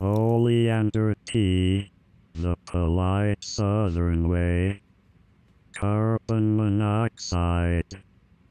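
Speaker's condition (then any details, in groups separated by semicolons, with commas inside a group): Amyotrophic lateral sclerosis; bulbar onset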